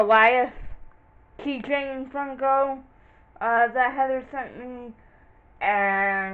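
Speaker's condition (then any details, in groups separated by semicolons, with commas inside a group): Cerebral palsy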